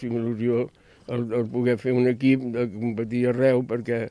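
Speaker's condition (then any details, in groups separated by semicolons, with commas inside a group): Parkinson's disease; managed with suitable therapies and medication follow-up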